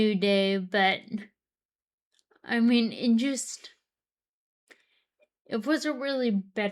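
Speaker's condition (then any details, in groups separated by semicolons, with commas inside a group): Friedreich's ataxia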